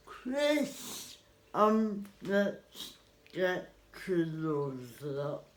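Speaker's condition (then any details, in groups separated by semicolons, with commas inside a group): Cerebral palsy; spastic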